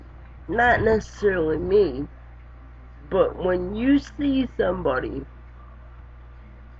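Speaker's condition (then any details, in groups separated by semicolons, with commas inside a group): Cerebral palsy; wheelchair bound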